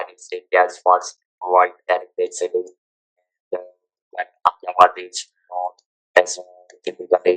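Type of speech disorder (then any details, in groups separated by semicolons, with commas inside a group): Electrolarynx speech; throat cancer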